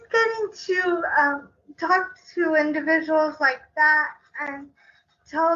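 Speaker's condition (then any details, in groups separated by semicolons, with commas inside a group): Cerebral palsy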